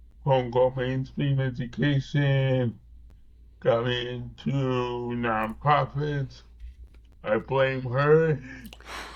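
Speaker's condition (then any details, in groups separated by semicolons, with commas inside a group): Cerebral palsy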